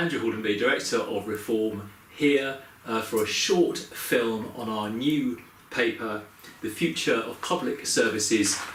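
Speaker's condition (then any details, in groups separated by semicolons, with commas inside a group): No condition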